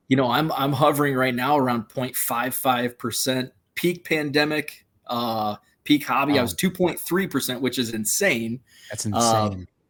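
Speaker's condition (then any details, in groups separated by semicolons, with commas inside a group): No condition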